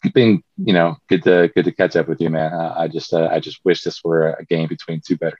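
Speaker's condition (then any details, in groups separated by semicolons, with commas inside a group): No condition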